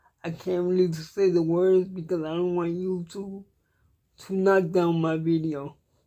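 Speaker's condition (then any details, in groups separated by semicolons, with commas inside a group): Cerebral palsy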